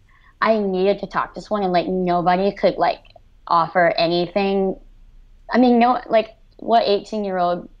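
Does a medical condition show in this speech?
Yes: cleft lip and palate; congenital severe cleft lip and palate.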